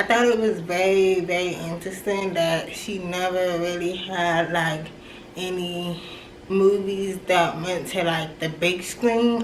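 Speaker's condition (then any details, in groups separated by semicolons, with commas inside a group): Cerebral palsy; from birth, left leg affected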